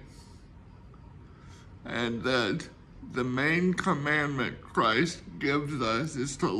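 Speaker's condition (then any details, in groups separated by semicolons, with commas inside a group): Cerebral palsy; speaks slower at times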